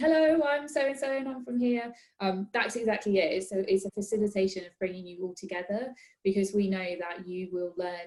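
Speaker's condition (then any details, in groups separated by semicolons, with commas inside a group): No condition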